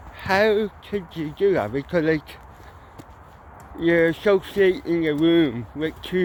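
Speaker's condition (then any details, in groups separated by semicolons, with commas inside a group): Cerebral palsy; mild, ataxic type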